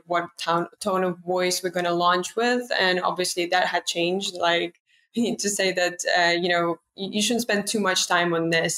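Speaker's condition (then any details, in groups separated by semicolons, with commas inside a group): No condition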